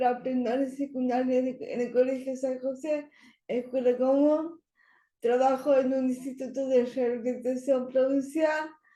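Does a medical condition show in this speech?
Yes: cerebral palsy; speech not very good.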